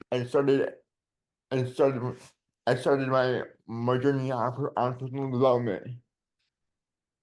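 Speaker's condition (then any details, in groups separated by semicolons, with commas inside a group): Dystonia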